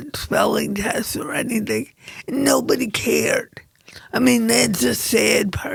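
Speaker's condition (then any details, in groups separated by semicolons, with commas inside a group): Cerebral palsy; oxygen deprivation at birth, resuscitated at birth; about 73, vocal cords atrophied, gel then fat vocal cord injections; talked at four, drools slightly, voice worse after injection, lost projection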